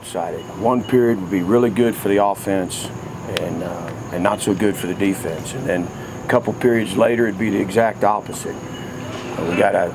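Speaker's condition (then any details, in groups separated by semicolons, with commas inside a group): No condition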